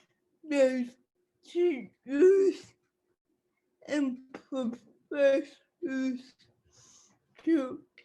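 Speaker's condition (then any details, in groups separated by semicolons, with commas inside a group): Cerebral palsy; speech affected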